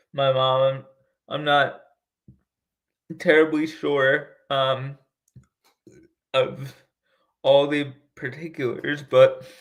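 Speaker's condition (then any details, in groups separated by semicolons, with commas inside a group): Cerebral palsy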